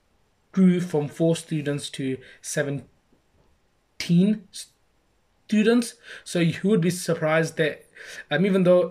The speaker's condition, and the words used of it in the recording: Stuttering. Due to my stammer, it's quite tough and I just can't seem to say it properly, so I can try my best.